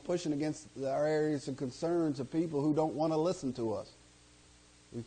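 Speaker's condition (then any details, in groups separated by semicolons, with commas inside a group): No condition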